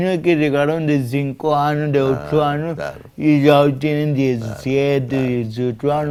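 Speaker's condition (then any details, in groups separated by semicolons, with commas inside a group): Cerebral palsy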